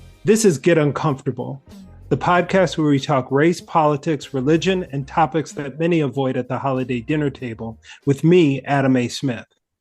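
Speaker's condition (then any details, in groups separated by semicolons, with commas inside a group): No condition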